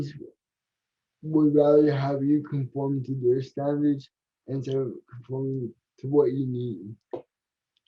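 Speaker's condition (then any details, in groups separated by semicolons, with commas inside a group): Cerebral palsy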